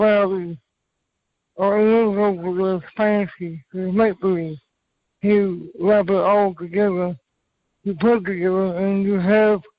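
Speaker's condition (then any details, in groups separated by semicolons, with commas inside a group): Cerebral palsy; from birth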